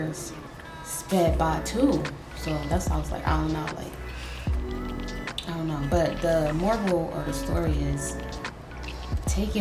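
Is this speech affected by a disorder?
No.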